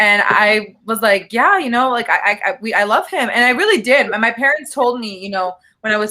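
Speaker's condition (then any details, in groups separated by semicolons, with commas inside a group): No condition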